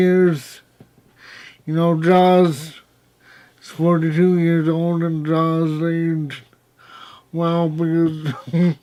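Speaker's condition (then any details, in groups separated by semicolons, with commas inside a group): Cerebral palsy, severe; spastic type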